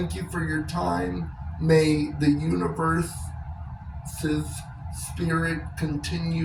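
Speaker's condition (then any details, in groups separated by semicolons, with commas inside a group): Cerebral palsy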